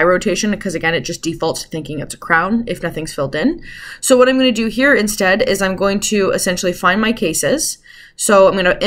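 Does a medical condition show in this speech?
No.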